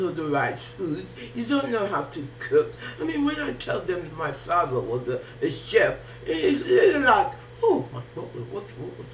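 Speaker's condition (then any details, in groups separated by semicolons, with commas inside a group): Facial palsy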